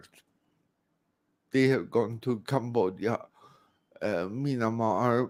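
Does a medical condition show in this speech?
Yes: cerebral palsy, severe.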